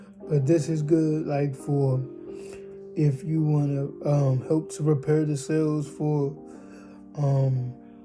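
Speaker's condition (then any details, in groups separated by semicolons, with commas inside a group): Cerebral palsy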